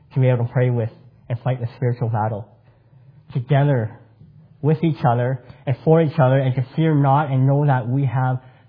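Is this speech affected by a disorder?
Yes: cleft palate; congenital cleft palate.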